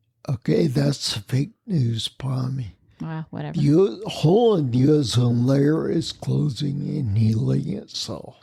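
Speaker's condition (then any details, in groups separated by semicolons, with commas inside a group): Spinocerebellar ataxia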